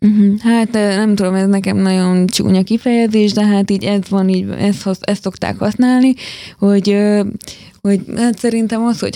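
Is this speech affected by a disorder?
Yes: hearing loss; hard of hearing, likely from birth, detected at age five, first hearing aid at five; hearing aids in both ears, relies on lip-reading, unaided hears almost nothing beyond one meter; quiet child, started speaking late, recited nursery rhymes poorly in kindergarten.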